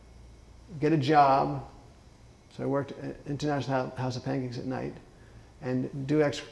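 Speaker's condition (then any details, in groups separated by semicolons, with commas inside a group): Parkinson's disease; left foot dystonia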